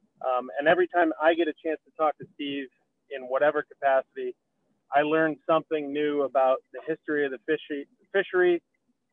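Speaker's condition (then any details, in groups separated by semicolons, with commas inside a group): No condition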